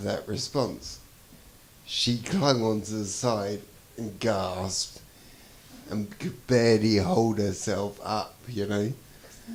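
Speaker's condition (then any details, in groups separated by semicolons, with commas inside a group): Traumatic brain injury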